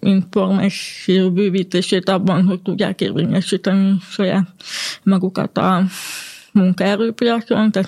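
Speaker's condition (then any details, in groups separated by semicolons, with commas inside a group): Hearing loss; relies on lipreading; communicates in spoken language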